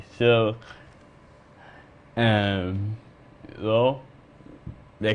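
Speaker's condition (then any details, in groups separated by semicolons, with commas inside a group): Cerebral palsy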